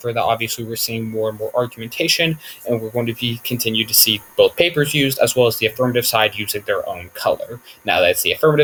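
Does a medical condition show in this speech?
No.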